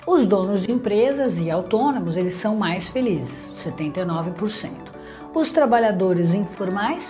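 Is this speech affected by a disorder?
No.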